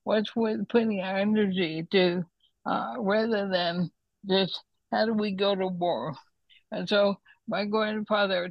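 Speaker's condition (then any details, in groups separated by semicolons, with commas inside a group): ALS; neurodegenerative disease affecting the muscles, estimated little over a year to live; hands affected, cannot write, types carefully, needs to sit when breathless; runs out of breath at times, needs a breath or two, tongue has trouble cooperating, words and ideas intact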